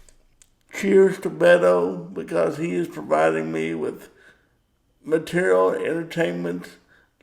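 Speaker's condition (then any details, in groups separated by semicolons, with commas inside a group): Cerebral palsy; power wheelchair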